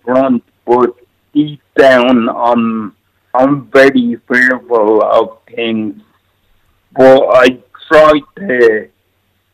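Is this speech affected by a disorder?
Yes: cerebral palsy.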